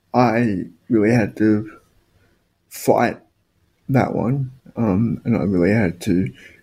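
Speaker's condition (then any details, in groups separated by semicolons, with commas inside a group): Spastic quadriplegic cerebral palsy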